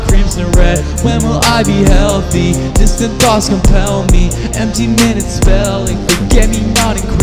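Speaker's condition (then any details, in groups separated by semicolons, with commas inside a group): No condition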